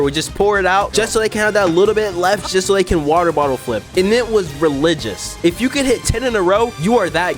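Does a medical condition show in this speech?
No.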